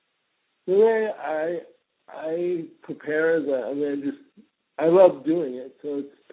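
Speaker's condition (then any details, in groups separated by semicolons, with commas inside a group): Cerebral palsy; present since birth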